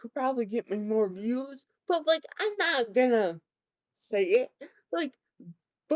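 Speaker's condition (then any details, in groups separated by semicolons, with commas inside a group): Cerebral palsy, severe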